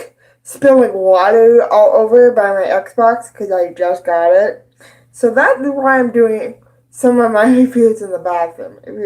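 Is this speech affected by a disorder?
Yes: cerebral palsy; both hands affected.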